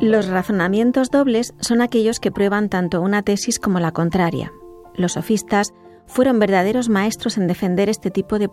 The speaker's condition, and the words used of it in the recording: No condition.